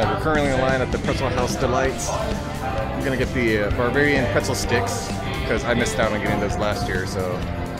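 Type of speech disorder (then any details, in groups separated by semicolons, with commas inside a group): None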